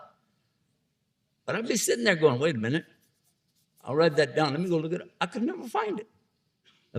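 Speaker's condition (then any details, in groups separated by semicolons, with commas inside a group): No condition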